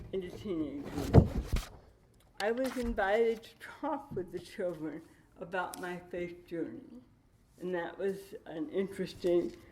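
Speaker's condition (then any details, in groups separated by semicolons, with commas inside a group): Cerebral palsy with dystonia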